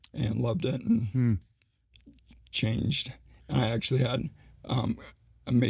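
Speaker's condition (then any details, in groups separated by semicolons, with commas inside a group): ALS; slowly progressing form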